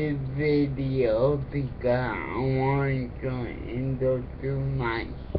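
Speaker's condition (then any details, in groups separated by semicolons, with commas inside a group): Cerebral palsy; affects speech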